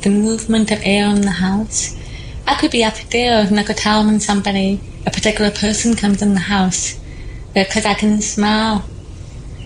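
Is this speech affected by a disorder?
Yes: deafness; congenital deafness, deaf from birth, relies on lip reading, sensitive to vibration.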